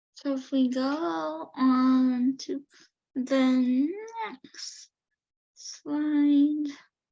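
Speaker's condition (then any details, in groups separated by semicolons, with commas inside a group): Cerebral palsy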